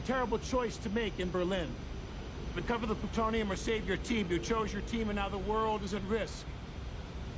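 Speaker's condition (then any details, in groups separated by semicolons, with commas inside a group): No condition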